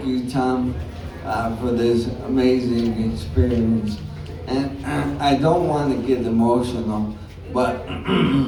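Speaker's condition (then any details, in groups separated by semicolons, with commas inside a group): ALS; some speech trouble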